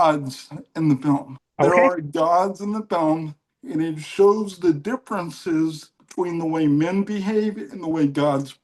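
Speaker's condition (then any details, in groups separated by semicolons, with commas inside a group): Cerebral palsy; mild case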